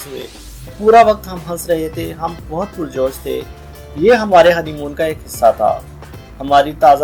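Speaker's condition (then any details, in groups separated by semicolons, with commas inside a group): No condition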